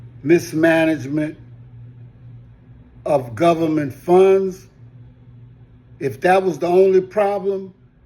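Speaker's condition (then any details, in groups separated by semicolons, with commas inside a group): No condition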